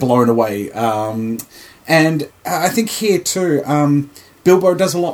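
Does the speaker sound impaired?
No.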